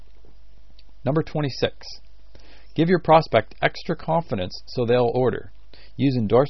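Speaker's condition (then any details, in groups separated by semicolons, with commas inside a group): No condition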